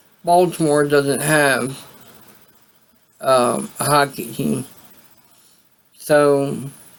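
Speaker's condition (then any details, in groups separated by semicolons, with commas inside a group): Cerebral palsy; voice sound affected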